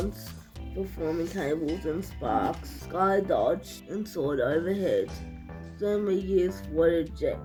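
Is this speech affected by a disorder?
Yes: cerebral palsy.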